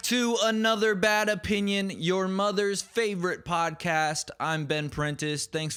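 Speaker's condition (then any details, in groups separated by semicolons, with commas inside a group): No condition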